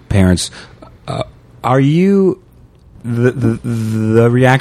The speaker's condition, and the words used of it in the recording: Stuttering. When you're out, or when you're here, and Peter and I both stutter, yeah,